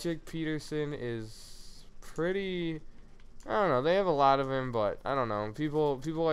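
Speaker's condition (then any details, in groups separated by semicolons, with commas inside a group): No condition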